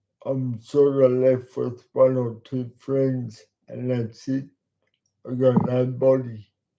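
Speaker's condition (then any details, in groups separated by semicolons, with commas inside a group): Cerebral palsy; talks slowly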